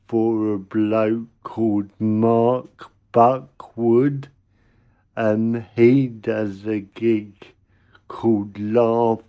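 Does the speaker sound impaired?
Yes: cerebral palsy; congenital, caused by lack of oxygen to brain at birth; speech sometimes mistaken for drunkenness by strangers, host notes speaking pace.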